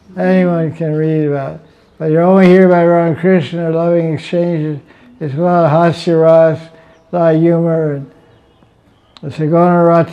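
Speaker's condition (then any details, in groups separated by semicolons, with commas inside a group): Deafness; unsure of microphone volume, asks audience whether heard, finds sound way too loud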